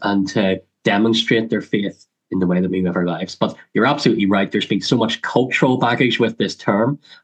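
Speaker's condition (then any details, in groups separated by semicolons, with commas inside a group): Cleft lip and palate; congenital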